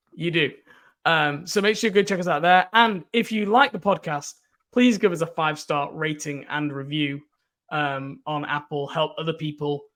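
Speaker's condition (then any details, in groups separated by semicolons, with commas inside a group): No condition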